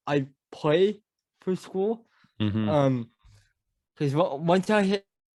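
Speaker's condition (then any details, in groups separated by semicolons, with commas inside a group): Cerebral palsy; mild speech impediment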